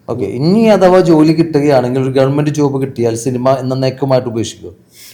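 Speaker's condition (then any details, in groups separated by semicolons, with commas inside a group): No condition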